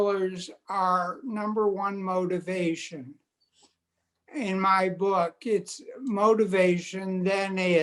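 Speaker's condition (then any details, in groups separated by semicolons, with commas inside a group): Multiple sclerosis; quadriplegic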